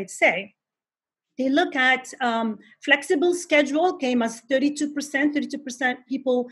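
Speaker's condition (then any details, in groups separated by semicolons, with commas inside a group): No condition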